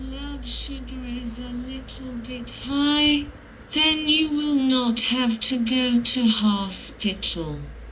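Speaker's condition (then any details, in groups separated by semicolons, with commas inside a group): Cerebral palsy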